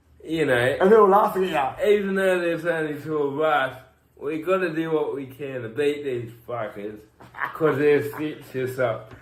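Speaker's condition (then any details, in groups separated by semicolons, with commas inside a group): Cerebral palsy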